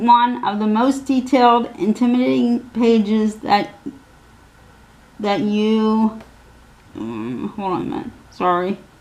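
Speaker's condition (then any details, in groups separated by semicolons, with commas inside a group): Cerebral palsy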